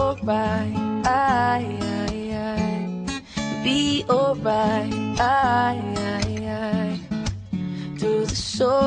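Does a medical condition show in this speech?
No.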